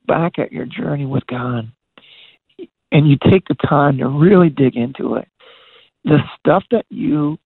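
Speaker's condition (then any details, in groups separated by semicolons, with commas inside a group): Voice disorder; 1995 voice dropped out, couldn't sing or talk, later lost range, control and power, raspy, broken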